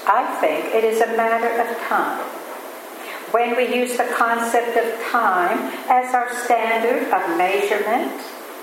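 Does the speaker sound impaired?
No.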